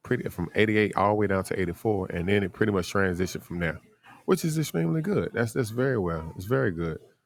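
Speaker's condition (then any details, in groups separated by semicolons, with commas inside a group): No condition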